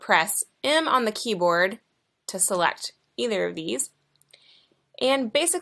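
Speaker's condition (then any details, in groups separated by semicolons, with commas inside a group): No condition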